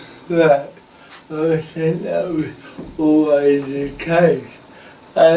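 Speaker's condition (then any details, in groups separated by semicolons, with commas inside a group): Cerebral palsy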